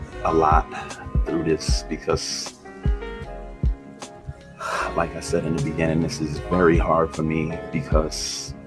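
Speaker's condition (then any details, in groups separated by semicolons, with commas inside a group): No condition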